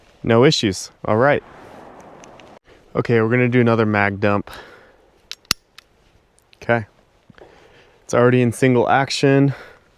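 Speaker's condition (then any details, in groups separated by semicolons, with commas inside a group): No condition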